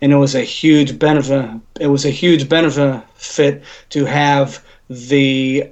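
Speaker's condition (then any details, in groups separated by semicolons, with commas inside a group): Stuttering; covert stuttering, hidden for years, struggled with speech since early years; went back to speech therapy as adult, now open about stuttering, National Stuttering Association member since 2006; stuttered badly when nervous or anxious, sometimes only mild, avoided speaking roles, chose behind-camera work; repeated sounds, prolonged sounds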